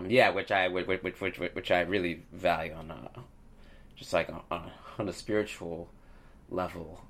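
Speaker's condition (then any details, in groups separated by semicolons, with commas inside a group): Stutter; onset around age 4 or 5, since early childhood; stuttering often prevents saying intended responses in group conversations, moments pass before finishing; repeated sounds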